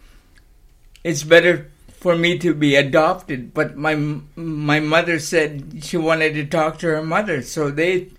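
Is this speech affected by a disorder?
Yes: cerebral palsy.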